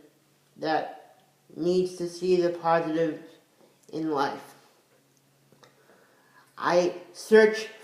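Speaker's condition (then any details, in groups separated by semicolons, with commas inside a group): Cerebral palsy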